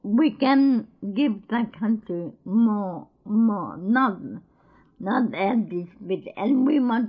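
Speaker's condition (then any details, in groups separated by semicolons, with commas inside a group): Cerebral palsy; speech problems when young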